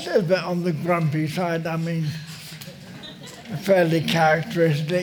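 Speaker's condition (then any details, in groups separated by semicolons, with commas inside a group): Motor neurone disease; motor neurone disease diagnosed at age 50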